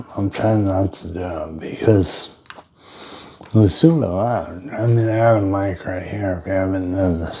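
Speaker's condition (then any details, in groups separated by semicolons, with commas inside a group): Brain injury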